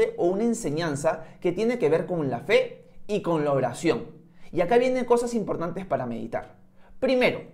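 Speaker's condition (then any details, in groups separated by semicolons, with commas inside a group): No condition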